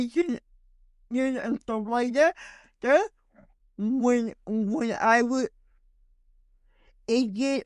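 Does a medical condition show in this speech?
Yes: cerebral palsy; stutters heavily when talking.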